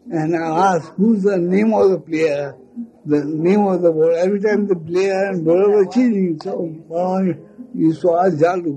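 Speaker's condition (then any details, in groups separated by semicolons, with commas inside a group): Speech loss after head injury; very difficult to utter words, speech feels heavy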